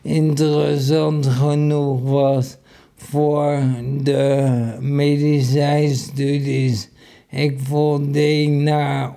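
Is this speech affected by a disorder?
Yes: ALS; incurable muscle disease, first symptoms cramps; about five years since onset, earlier trials via TriCALS, then self-sought medication for a year; feels speech, swallowing and breathlessness improved on medication, speaks better than eighteen months ago.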